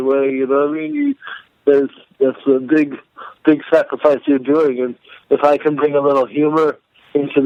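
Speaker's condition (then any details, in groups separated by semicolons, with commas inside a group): Cerebral palsy; may sound drunk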